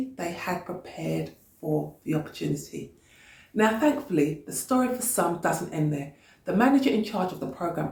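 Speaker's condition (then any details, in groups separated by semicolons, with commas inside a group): No condition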